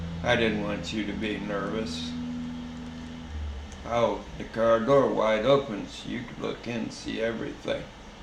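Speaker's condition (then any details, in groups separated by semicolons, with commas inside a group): Traumatic brain injury; slurred speech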